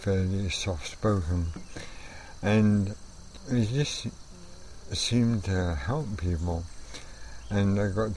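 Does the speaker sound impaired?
Yes: amyotrophic lateral sclerosis; onset just over a year ago, trouble forming guitar chords with left hand, left arm most affected; voice already affected, formerly soft-spoken with quiet voice.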